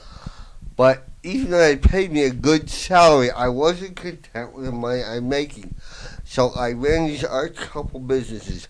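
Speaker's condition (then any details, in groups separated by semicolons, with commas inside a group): Voice box damage, traumatic brain injury; cannot handwrite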